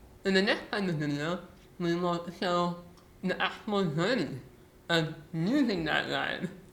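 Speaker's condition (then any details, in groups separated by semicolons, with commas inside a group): Muscular dystrophy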